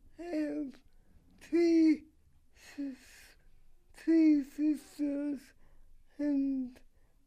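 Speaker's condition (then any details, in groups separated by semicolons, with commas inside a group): Cerebral palsy; needs practically everything done for her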